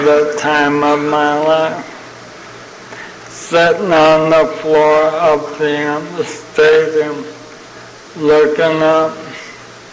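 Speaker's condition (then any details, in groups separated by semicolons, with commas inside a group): ALS (Lou Gehrig's disease); fell and cracked chin two years ago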